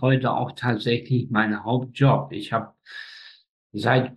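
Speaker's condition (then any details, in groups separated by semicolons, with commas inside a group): Spastic tetraparesis; all four limbs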